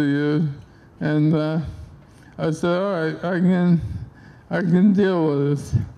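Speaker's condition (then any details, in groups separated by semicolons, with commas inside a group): ALS; onset left hand and arm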